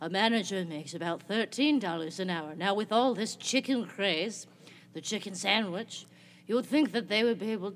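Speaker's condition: No condition

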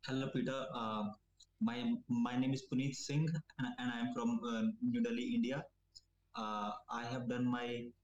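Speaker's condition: Stammering; began around age 10, linked to violent abusive father and childhood stress, considered not curable; no speech therapy or techniques, improving with more talking; used to stammer more in English than Hindi, few stutters in interview, stutter rarely noticeable; repeated words, prolonged sounds

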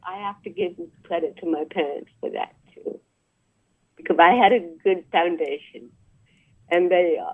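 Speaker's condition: Cerebral palsy; about 63 years old

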